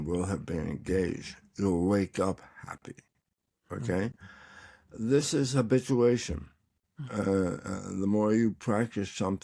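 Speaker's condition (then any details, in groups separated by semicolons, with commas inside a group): Tongue cancer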